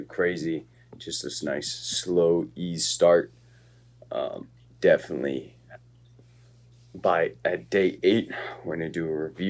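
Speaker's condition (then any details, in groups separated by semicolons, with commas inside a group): No condition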